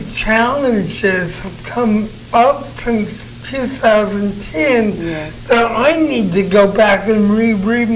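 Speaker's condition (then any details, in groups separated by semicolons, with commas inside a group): Cerebral palsy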